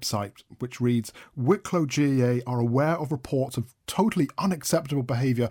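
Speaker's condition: No condition

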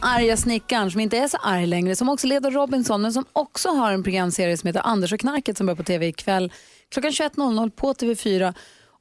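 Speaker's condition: No condition

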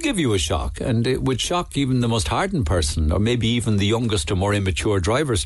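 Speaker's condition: No condition

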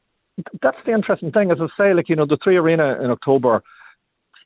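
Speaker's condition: No condition

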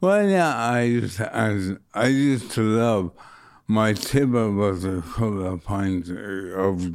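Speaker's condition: Motor neuron disease; every meal a struggle

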